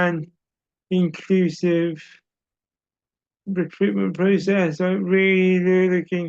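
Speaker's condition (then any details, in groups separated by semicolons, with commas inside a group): Cerebral palsy; audible speech impairment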